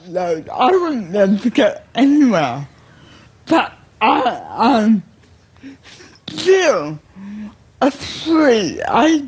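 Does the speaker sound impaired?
Yes: cerebral palsy and multiple sclerosis; cerebral palsy lifelong, multiple sclerosis diagnosed later, increasingly less able to do things.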